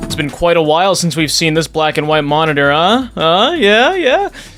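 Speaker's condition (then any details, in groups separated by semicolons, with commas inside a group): No condition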